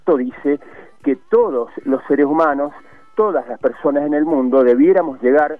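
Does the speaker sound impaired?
No.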